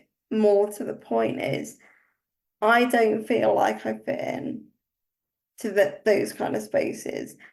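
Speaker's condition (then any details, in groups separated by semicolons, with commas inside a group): Cerebral palsy; uses wheelchair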